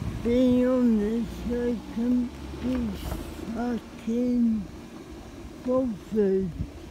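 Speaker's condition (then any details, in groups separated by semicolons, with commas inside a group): Cerebral palsy; spastic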